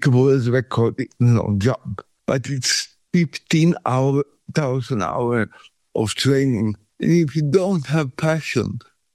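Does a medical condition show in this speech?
Yes: cerebral palsy; body shaking 40 years.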